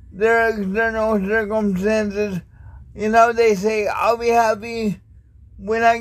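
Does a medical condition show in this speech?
Yes: cerebral palsy.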